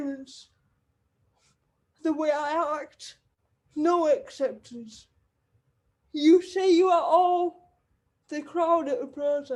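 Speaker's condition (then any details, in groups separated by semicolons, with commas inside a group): Cerebral palsy; wheelchair user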